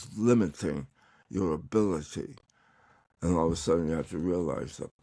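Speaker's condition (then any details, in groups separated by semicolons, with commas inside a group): Tongue cancer; partial tongue removal, tongue paralyzed by tumor; recovering, tongue exercises; could not speak when paralyzed, expected to improve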